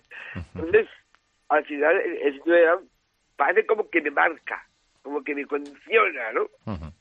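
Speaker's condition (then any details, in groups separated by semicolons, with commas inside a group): Down syndrome; trisomy 21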